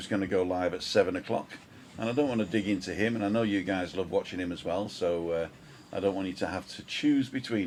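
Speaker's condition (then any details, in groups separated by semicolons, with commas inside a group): No condition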